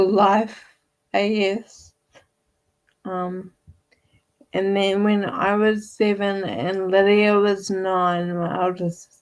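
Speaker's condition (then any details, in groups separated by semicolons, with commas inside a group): Friedreich's ataxia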